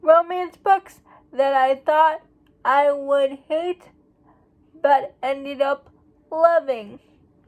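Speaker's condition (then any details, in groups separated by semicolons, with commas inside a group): Cerebral palsy; uses wheelchair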